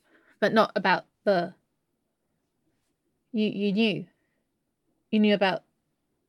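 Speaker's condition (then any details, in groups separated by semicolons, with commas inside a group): No condition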